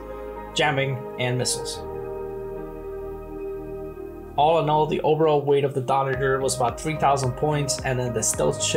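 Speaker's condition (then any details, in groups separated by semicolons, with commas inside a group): No condition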